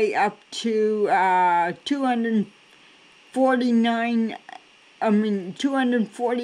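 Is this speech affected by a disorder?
Yes: cerebral palsy.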